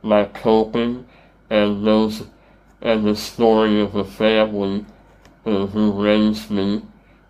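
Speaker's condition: Treacher Collins syndrome; congenital, tracheostomy, speech therapy

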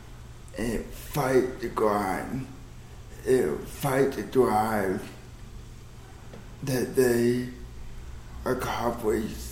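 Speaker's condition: Cerebral palsy

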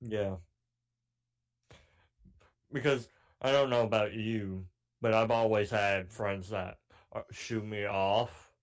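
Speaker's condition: Cleft palate; cleft palate since childhood

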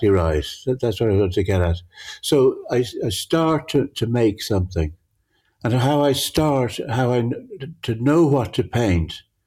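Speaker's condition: Parkinson's; difficulty judging near and far

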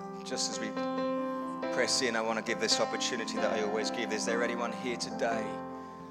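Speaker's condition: No condition

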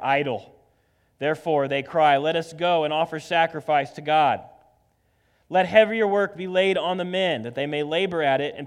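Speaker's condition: No condition

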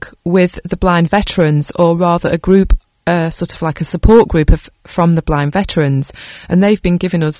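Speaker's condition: No condition

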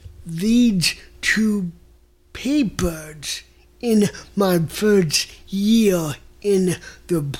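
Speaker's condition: Mild cerebral palsy; 99 days in NICU

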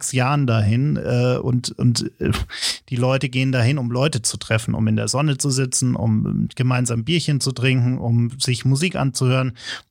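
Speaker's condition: No condition

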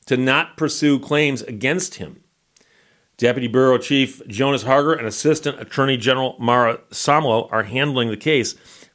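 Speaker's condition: No condition

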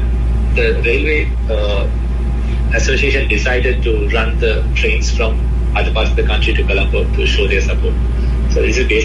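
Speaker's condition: No condition

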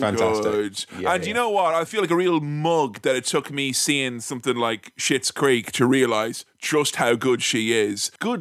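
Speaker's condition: No condition

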